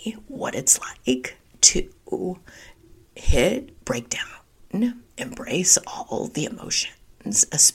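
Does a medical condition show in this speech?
Yes: spasmodic dysphonia; holistic treatment with Dr. Chang and Dr. Lin, new diet, not using Botox.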